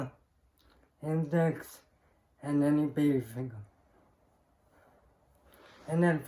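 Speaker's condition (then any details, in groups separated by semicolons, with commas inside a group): Cerebral palsy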